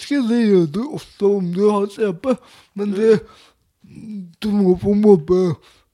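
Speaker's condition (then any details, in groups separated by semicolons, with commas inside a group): Cerebral palsy; speech difficulties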